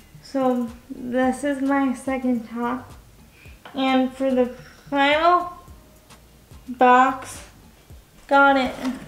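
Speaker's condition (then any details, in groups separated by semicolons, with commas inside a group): Cerebral palsy, spastic quadriplegic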